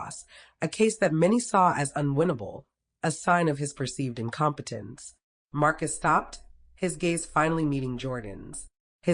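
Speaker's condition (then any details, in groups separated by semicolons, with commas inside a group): No condition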